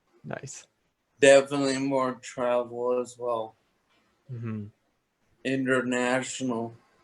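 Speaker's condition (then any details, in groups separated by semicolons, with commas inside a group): Toxic leukoencephalopathy, locked-in syndrome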